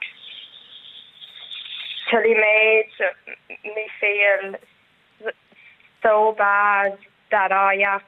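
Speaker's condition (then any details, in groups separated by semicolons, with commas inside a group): Stutter; stutter from about age 3, progressively worse with age, childhood speech therapy without benefit; age 37, severity varies by day and situation, eases as conversation goes on; stutters on words such as coke, worse under pressure or when others finish words; prolonged sounds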